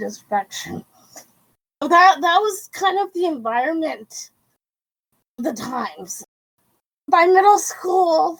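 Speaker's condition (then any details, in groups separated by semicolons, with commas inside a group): Cerebral palsy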